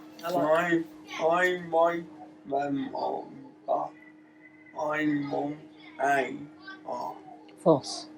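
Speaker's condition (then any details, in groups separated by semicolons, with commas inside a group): Cerebral palsy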